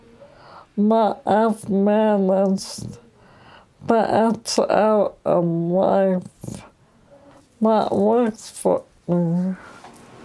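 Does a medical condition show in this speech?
Yes: ALS; progressive, diagnosed at age 29, motorized wheelchair, almost fully paralyzed, can no longer type after fall; nearly a decade since diagnosis, breathes unaided, pseudobulbar affect, laughs and cries easily; harder to understand, slow sentence production, mute when hurt, losing voice.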